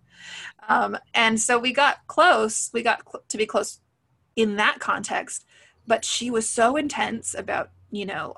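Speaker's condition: No condition

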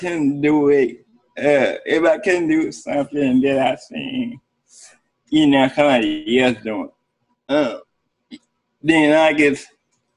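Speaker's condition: Cerebral palsy; therapists involved in upbringing

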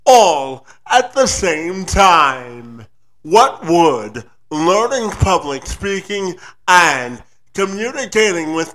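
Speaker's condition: Spastic quadriplegic cerebral palsy; multiple surgeries

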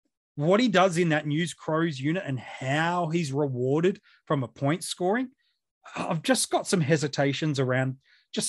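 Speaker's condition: No condition

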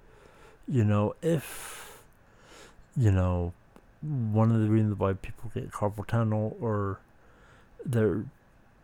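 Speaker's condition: Speech impediment

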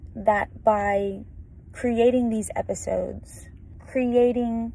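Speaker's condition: No condition

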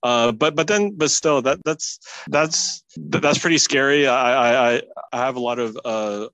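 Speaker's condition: Stutter; stuttering since at least high school; blocks in the middle of talking to groups; repeated sounds, repeated words

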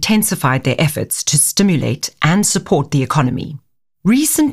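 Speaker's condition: No condition

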